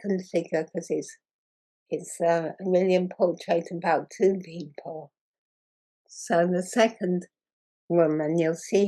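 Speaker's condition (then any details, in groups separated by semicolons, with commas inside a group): Muscular dystrophy; progressive muscle wasting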